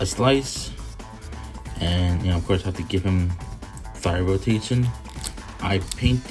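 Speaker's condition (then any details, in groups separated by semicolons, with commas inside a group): No condition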